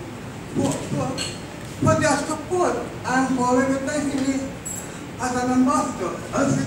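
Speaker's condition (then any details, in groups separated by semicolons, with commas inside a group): Cerebral palsy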